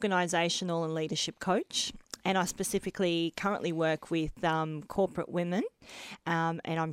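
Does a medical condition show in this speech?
Yes: bilateral cleft lip and palate; congenital bilateral, lip and palate did not fuse before birth, multiple hospital operations before school age.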